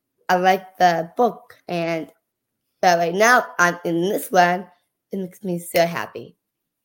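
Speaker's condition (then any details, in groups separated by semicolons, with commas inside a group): Down syndrome; prenatal diagnosis at 20-week ultrasound, chromosomal disorder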